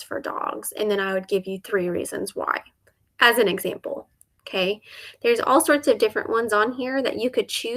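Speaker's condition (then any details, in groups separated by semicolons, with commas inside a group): No condition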